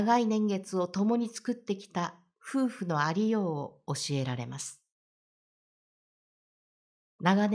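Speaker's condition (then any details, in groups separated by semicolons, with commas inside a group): No condition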